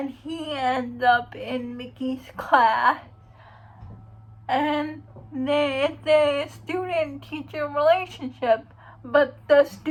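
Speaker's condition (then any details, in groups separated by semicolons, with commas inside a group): Cerebral palsy; uses wheelchair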